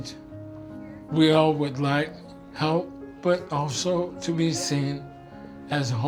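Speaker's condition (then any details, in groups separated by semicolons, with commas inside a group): ALS; slurred speech early sign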